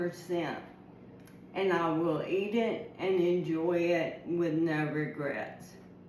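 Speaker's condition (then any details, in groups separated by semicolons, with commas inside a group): ALS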